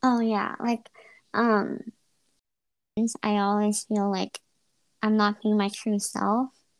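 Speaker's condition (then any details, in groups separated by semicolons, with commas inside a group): Cleft lip and palate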